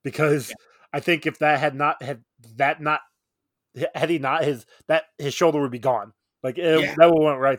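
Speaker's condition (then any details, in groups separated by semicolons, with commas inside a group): Stuttering; frequent stuttering; stutters a lot, Twitter handle said to sound like different words; repeated sounds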